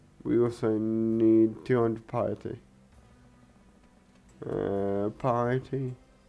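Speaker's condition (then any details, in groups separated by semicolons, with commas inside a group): Cerebral palsy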